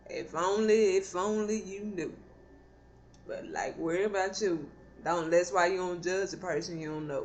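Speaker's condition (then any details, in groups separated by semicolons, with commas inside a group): Cerebral palsy; not paralyzed, can stand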